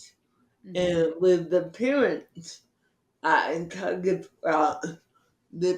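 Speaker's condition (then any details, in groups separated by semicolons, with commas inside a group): Cerebral palsy; from birth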